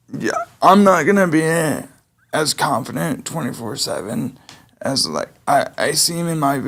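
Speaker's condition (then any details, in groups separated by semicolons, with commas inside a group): Cerebral palsy; able to speak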